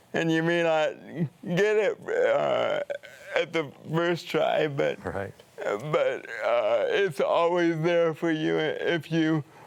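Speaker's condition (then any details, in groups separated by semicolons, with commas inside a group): Cerebral palsy; from birth, premature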